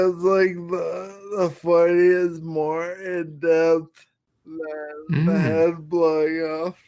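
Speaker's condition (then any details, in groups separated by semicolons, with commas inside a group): Friedreich's ataxia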